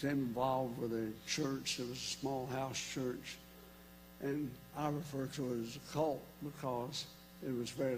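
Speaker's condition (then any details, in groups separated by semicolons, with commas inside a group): ALS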